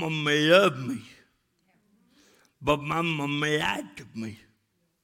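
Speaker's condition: Cerebral palsy; first word at age five

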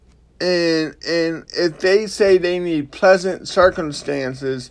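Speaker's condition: Cerebral palsy; not healed

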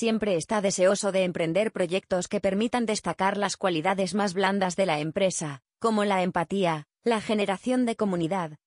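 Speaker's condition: No condition

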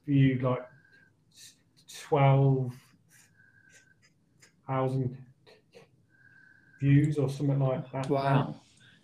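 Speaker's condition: Stammer; stammer since childhood, hard reading aloud at school, phone calls, ordering train tickets, phone callers hung up thinking prank call; sound, word and phrase repetitions, part-word repetitions, fillers like um and uh; blocks

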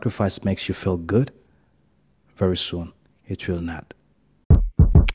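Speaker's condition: No condition

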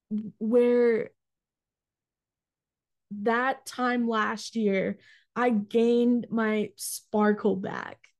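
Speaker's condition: Stuttering; now stutters freely without guarding speech; prolonged sounds, blocks

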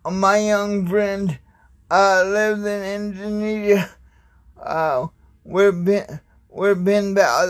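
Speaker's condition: Cerebral palsy

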